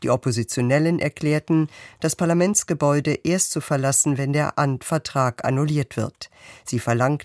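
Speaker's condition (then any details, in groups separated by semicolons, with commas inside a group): No condition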